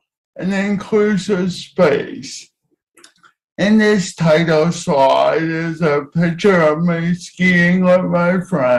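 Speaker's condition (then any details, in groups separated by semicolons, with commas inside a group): Cerebral palsy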